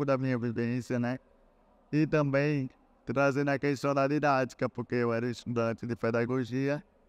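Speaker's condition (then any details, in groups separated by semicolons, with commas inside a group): Cerebral palsy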